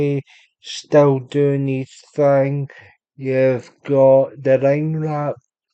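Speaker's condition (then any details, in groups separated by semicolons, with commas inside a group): Cerebral palsy; unable to walk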